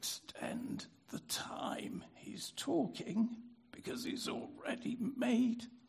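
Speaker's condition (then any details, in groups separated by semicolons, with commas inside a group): Spasmodic dysphonia; teaching style changed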